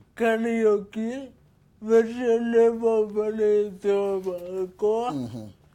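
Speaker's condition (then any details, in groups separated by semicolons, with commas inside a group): Cerebral palsy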